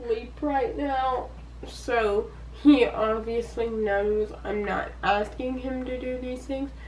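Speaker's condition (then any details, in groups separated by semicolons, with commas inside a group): Cerebral palsy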